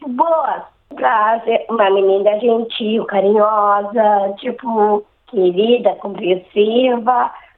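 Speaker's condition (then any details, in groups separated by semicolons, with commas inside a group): Down syndrome; Down syndrome since birth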